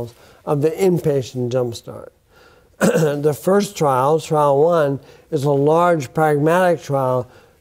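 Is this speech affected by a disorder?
Yes: bulbar onset ALS; affects speech.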